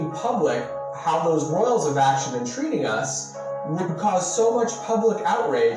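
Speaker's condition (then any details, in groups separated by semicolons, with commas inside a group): No condition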